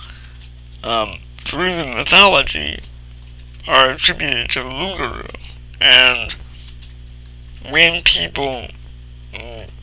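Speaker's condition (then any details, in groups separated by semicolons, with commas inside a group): Cerebral palsy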